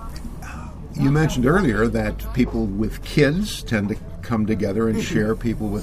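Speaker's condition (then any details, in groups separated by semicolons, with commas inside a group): No condition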